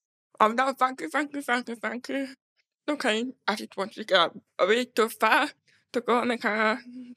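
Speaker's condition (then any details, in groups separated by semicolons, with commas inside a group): Deafness; hearing loss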